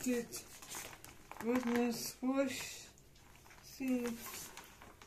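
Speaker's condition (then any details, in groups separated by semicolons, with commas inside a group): Cerebral palsy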